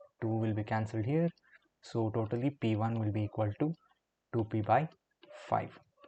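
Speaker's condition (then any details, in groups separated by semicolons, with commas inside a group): No condition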